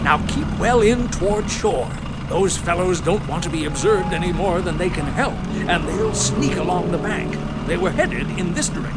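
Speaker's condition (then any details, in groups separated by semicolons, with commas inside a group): No condition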